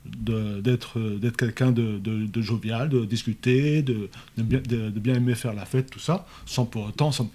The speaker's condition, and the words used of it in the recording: Stuttering. De, de, me concentrer quand même pour, euh, pour être euh, intelligible de tout le monde.